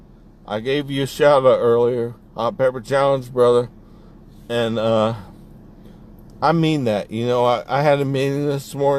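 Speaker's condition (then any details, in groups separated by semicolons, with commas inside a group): ALS; diagnosed two years ago, twitching limbs, torso, weak, struggling to walk; speech starting to be affected, cannot sing, breathing worsening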